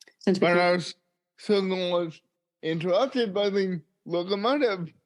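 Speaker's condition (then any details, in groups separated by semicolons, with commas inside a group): Cerebral palsy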